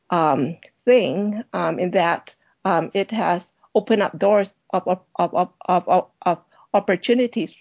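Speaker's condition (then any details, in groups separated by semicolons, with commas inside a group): Stuttering; onset around age four or five, attributed to fever-related seizures in early childhood, first speech therapy in grade seven reading poems; stutters openly, discloses stuttering to friends and coworkers; stutters with ums and ahs, stutters less when in control of situation; repeated words, prolonged sounds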